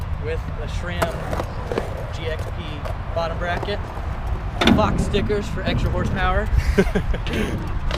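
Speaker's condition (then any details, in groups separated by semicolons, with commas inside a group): No condition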